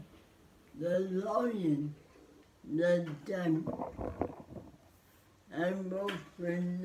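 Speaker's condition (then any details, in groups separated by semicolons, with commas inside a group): Cerebral palsy; spastic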